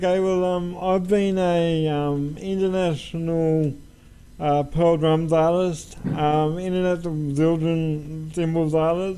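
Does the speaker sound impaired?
Yes: cerebral palsy; from birth, uses wheelchair, drummer despite condition; joining via Zoom.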